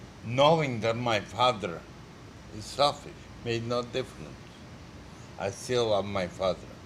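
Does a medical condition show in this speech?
Yes: multiple sclerosis; diagnosed at age 17.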